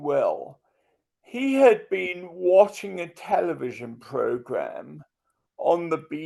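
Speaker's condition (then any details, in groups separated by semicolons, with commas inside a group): Multiple sclerosis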